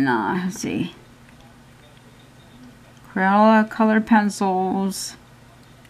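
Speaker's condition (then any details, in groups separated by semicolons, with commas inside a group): Cerebral palsy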